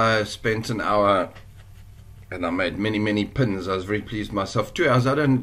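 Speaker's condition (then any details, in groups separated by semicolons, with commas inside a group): No condition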